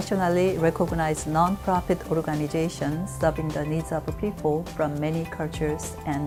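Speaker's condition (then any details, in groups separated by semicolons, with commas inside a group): No condition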